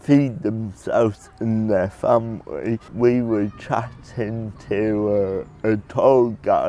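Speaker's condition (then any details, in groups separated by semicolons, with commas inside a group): Cerebral palsy; cerebral palsy from birth; early prognosis of never talking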